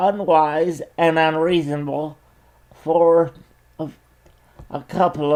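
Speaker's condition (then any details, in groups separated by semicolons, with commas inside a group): Cerebral palsy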